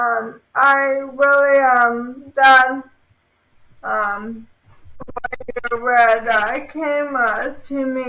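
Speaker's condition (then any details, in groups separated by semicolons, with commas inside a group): ALS; over five years since diagnosis, rapid decline to cane use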